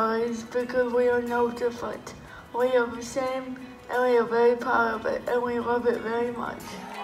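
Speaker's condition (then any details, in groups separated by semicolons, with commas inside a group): Cerebral palsy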